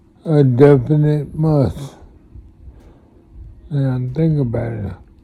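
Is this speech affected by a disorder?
Yes: multiple sclerosis.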